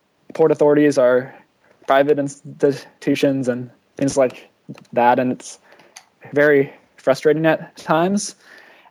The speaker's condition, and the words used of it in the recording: Stuttering. You probably don't going to have to excuse me if I – or just like don't be weighed up for me because I stutter occasionally.